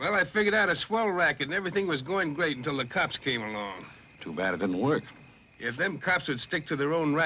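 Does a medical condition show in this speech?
No.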